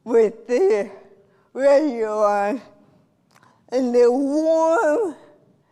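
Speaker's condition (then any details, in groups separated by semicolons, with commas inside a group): Cerebral palsy; from birth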